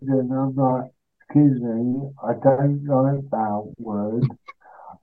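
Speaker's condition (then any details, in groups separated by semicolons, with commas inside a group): Cerebral palsy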